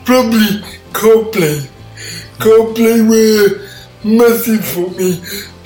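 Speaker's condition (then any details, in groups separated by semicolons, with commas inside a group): Cerebral palsy; from birth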